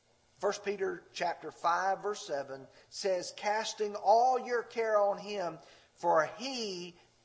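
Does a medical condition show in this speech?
No.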